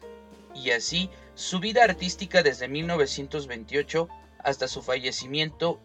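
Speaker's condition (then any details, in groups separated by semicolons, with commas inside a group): No condition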